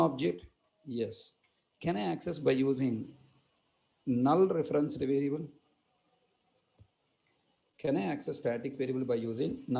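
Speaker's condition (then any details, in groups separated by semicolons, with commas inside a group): No condition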